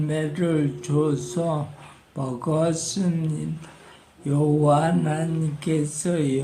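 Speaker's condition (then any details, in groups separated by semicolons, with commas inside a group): Parkinson's disease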